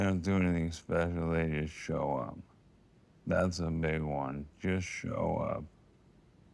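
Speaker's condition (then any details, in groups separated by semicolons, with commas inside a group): ALS; first symptom in one hand, likely bulbar form; died age 53, slowly progressive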